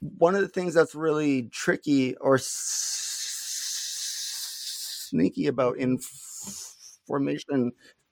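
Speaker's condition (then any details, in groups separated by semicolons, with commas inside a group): Stuttering; not stuttering much currently; little stuttering currently; prolonged sounds, blocks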